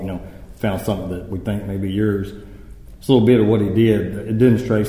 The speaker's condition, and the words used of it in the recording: None; typical speech.